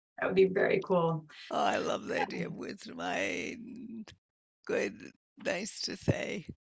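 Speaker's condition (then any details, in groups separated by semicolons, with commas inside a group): Multiple sclerosis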